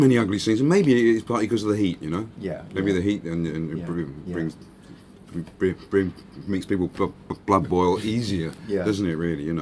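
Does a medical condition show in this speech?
No.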